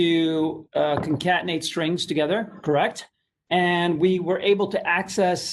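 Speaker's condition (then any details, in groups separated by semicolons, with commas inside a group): No condition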